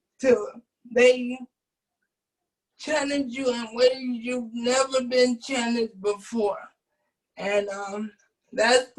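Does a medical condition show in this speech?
Yes: cerebral palsy.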